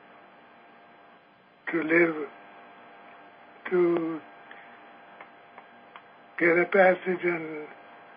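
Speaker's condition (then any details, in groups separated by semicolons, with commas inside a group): Parkinson's; severe Parkinson's, age 82, weak airflow, cannot sustain saxophone, flute or clarinet for whole gig; tired, exhausted, taken off air, wife Annie answers for him; choppy, strain audible in voice, stressful to speak, may have difficulty speaking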